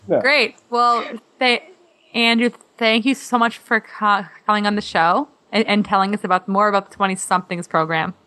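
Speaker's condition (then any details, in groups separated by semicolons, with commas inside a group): Stuttering; therapy over past 3 years: fluency shaping, stuttering modification, voluntary stuttering, subway talks with strangers; stuttering more since starting 12-hour nursing shifts, heightened awareness, more physical tension; stuttering more without added anxiety or avoidance; repeated sounds, prolonged sounds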